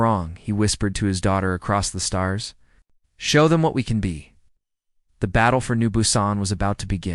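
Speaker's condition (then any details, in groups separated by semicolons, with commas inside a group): No condition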